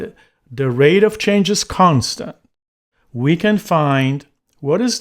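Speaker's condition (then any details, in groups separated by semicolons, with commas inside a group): No condition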